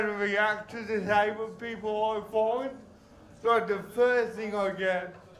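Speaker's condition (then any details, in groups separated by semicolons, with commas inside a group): Cerebral palsy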